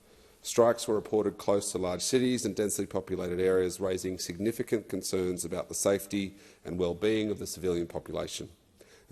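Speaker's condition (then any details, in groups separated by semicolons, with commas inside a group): No condition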